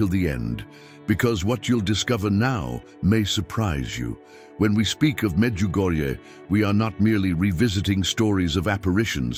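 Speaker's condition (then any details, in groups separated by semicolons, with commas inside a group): No condition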